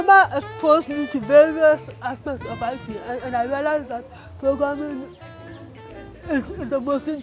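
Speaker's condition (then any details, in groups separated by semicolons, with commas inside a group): Cerebral palsy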